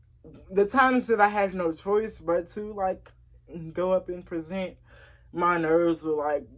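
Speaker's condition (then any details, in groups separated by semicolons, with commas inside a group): Cerebral palsy; since early childhood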